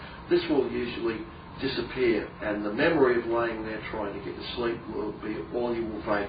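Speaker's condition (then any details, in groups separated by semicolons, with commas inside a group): No condition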